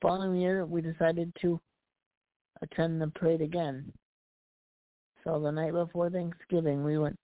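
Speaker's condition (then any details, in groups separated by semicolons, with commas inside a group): Cerebral palsy; past challenges speaking up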